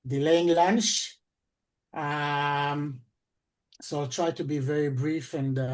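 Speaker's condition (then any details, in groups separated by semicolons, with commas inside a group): No condition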